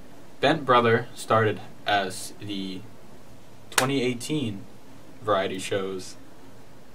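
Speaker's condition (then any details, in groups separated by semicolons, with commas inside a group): No condition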